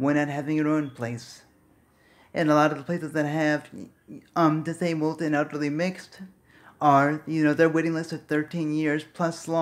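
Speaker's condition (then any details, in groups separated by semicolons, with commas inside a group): Cerebral palsy; speaks fast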